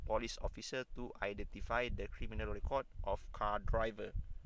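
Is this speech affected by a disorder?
No.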